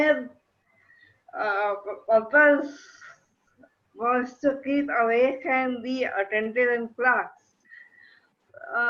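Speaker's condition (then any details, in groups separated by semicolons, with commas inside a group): Cerebral palsy; caused by encephalitis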